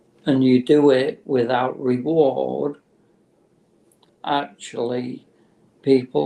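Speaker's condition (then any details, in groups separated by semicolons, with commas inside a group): Motor neurone disease; terminal, no cure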